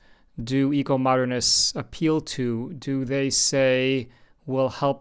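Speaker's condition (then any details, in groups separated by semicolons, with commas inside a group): No condition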